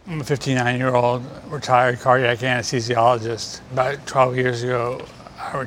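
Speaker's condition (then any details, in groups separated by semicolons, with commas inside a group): Parkinson's disease; steady decline, hard time walking, climbing therapy with Molly Kupka, upending Parkinson's, sport rock climbing center; age 59, retired about 12 years ago because of disease, climbs walls up to 60 feet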